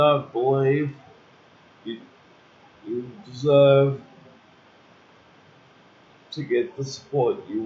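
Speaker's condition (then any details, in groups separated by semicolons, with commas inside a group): Cerebral palsy; uses wheelchair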